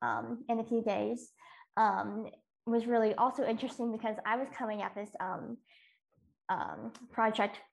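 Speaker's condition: Cleft lip and palate

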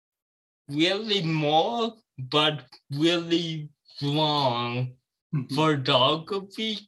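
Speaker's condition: Cerebral palsy

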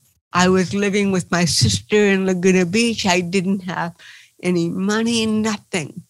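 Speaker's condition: Cerebral palsy; past painkiller addiction

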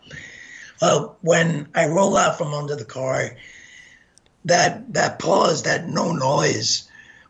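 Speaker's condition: Gunshot injury to voice box; bullet still lodged behind carotid artery

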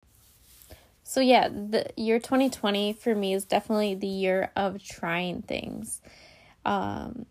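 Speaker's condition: No condition

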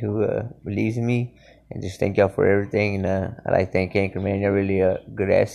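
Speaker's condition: No condition

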